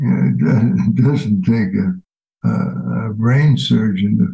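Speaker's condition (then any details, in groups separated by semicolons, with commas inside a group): ALS; fatal progressive disease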